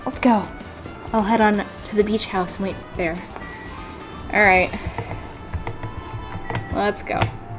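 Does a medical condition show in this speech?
No.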